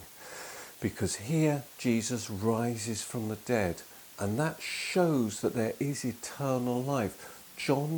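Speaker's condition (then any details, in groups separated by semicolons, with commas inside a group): No condition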